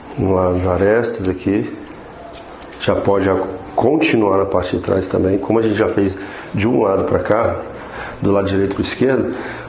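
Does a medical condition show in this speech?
No.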